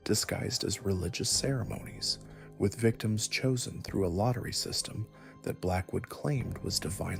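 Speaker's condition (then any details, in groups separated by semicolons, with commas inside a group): No condition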